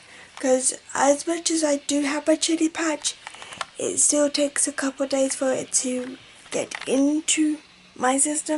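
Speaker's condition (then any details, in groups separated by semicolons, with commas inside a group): Cerebral palsy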